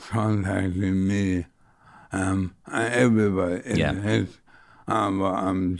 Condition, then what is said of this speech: ALS (motor neuron disease). My motor neuron is called Bulba, which is affecting up here, my voice and my swallow at the moment.